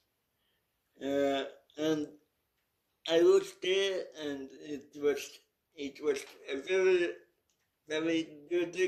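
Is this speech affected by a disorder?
Yes: cerebral palsy.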